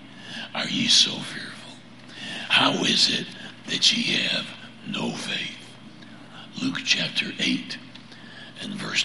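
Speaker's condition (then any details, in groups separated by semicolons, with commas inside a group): Laryngeal cancer; cancer recurred at fourth three-month checkup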